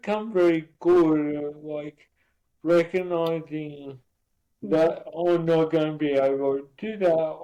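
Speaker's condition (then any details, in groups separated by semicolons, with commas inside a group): Cerebral palsy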